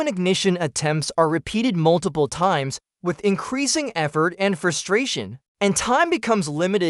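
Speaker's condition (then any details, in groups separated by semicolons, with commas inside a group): No condition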